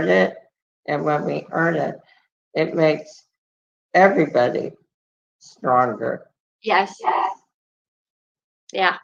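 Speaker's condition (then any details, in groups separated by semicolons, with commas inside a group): Muscular dystrophy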